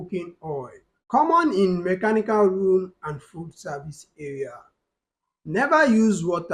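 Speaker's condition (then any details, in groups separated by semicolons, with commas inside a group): No condition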